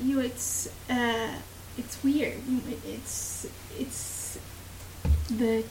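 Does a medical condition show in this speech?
Yes: aphasia after stroke; member of Stroke Comeback Center in Vienna, Virginia; fragmented phrases, word-finding errors, word substitutions, incomplete sentences.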